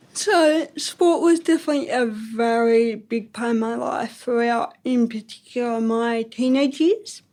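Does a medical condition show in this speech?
Yes: ataxic cerebral palsy.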